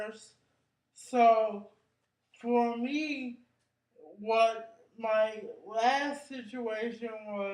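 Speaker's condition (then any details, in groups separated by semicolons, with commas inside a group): Cerebral palsy; brain injury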